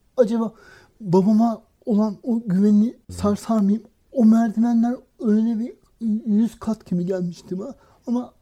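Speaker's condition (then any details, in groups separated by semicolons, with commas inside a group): Cerebral palsy; hand tremor, unable to write by hand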